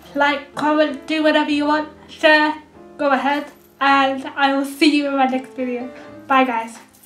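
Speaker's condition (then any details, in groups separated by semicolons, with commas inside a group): Cerebral palsy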